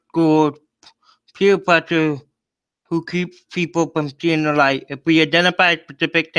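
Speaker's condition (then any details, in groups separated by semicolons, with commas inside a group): Cerebral palsy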